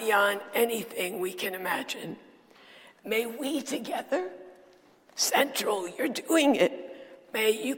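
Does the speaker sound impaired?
Yes: dysphonia; dysphonia diagnosed about a decade ago, lost ability to sing; sultry voice, not a sore throat, still preaches with this voice.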